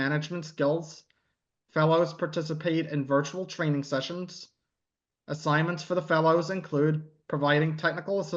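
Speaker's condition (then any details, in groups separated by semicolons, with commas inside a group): No condition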